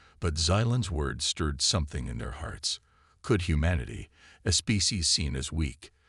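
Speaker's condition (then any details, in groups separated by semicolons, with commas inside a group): No condition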